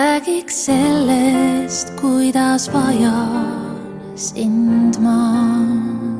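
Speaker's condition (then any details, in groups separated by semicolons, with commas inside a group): No condition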